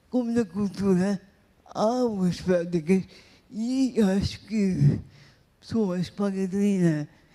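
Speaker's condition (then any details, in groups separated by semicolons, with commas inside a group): Cerebral palsy; wheelchair user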